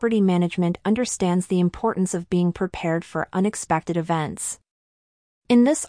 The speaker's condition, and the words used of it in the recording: None; typical speech.